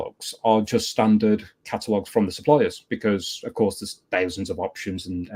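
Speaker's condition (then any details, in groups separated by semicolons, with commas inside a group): No condition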